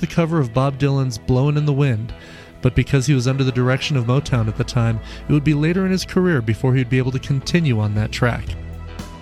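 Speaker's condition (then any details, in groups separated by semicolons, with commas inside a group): No condition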